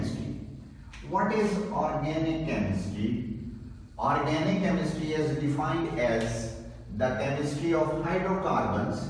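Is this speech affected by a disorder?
No.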